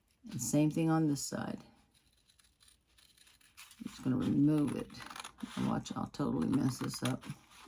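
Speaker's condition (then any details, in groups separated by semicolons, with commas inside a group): No condition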